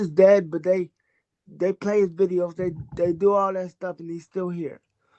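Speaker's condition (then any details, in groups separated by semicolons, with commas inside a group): Cerebral palsy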